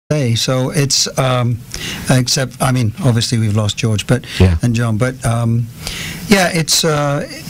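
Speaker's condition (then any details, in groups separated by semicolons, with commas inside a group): No condition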